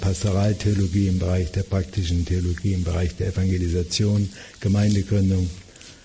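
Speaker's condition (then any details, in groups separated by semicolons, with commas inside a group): Parkinson's disease; tremor-free on stage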